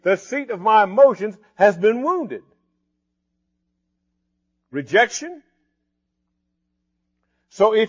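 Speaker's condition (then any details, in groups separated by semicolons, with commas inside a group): No condition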